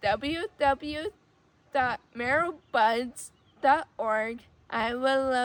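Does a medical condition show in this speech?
Yes: cerebral palsy; affects muscles.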